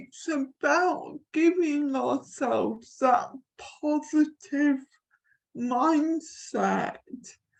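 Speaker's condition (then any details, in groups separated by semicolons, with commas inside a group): Cerebral palsy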